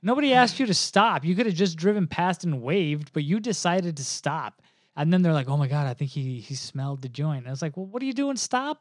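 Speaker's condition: No condition

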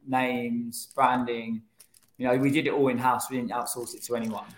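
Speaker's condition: No condition

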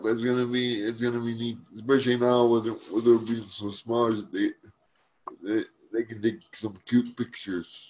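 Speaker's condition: Cerebral palsy; present from birth, uses wheelchair for mobility, cannot climb stairs, jumps when startled

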